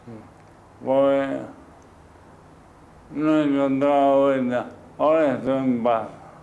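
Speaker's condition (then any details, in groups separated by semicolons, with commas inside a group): Amyotrophic lateral sclerosis; speech among most affected areas, visibly impaired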